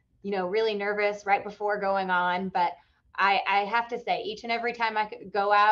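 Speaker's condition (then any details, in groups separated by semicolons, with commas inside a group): No condition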